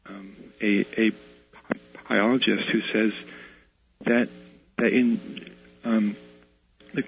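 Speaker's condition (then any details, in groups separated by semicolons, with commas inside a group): Stutter; stutters at times; repeated sounds, blocks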